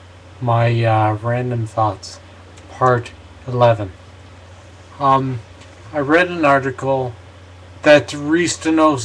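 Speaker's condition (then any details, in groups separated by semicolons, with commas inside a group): Multiple sclerosis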